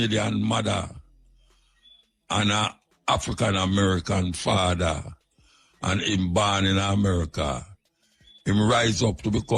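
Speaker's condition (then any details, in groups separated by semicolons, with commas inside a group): No condition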